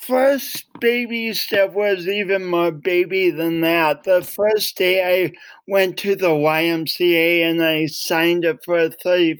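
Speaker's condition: Cerebral palsy; affects voice, speech impediment

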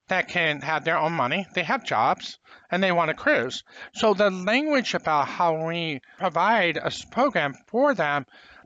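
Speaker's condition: Profound hearing loss, congenital

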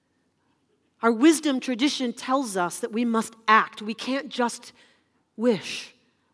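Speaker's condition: No condition

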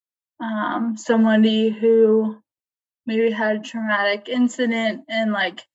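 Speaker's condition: ALS, limb onset; voice tires and gets close to being lost while talking

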